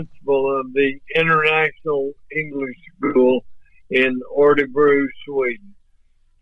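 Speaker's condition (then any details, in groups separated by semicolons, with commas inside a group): ALS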